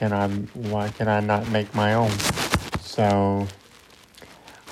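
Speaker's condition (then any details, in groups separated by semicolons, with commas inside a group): Cerebral palsy; cerebral palsy since birth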